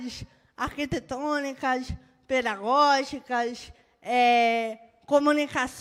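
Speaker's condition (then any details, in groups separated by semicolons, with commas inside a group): Cerebral palsy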